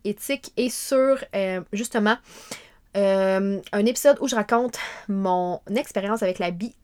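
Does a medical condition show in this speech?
Yes: stuttering; meditation practice for some years, found helpful; here prolonged sounds.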